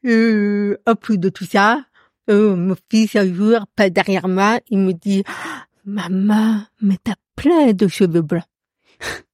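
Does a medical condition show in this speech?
Yes: profound deafness; noticeable to everyone.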